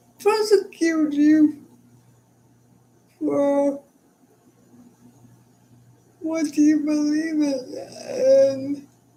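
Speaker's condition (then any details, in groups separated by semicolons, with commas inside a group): Cerebral palsy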